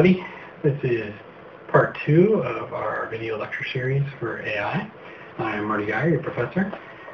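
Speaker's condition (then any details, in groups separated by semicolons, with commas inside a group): No condition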